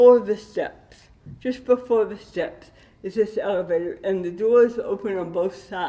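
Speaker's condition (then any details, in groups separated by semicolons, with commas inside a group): Cerebral palsy with dystonia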